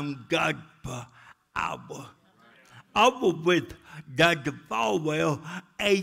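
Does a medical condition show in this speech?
Yes: cerebral palsy; speech still affected.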